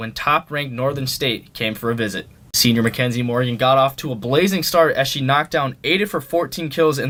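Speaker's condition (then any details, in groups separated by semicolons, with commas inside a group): No condition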